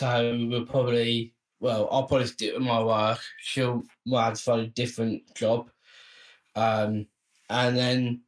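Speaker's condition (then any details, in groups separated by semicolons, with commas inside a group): Down syndrome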